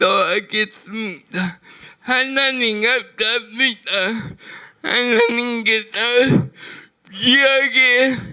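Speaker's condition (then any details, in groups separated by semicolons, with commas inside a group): Brain lesion disability grade 1, severe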